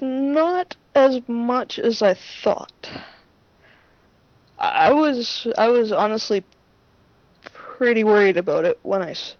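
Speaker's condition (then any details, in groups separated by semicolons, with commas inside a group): Stuttering; familial stuttering, oldest and youngest maternal uncles stutter, possibly a great uncle, very little therapy around age six; stutter noticeable to listeners, self-revealing; blocks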